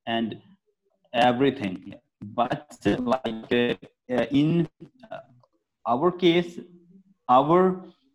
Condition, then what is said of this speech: Stuttering. Like even I am stammering, but I am quite comfortable in sharing my my thoughts.